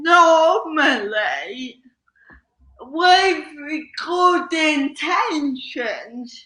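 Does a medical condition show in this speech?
Yes: cerebral palsy; slow speech.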